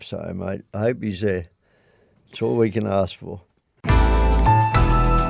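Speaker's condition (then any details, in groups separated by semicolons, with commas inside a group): Motor neurone disease; progressive decline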